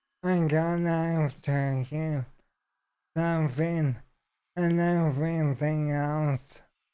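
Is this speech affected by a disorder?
Yes: ALS; stem cell treatment.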